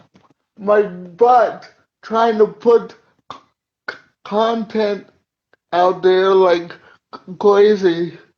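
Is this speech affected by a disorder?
Yes: cerebral palsy; uses wheelchair.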